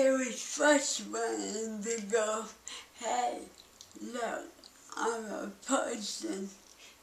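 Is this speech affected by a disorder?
Yes: cerebral palsy; balance and speech most affected.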